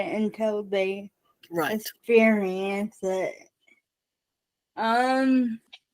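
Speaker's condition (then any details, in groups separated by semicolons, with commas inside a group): Cerebral palsy; from birth, brain injury in womb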